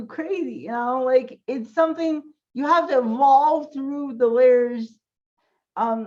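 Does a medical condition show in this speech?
Yes: cerebral palsy.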